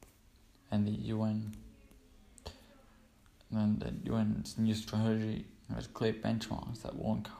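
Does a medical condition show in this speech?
Yes: cerebral palsy; cerebral palsy since birth.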